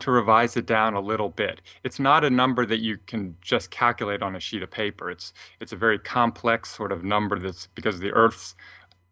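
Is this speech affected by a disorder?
No.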